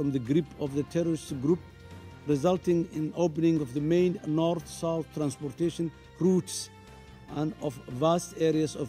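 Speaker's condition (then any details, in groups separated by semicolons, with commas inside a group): No condition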